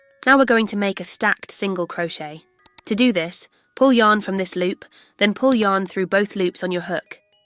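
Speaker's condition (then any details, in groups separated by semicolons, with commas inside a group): No condition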